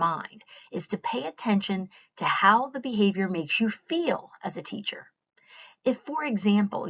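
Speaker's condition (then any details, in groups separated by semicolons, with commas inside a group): No condition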